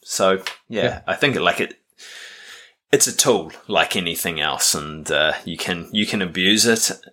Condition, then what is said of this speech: No condition.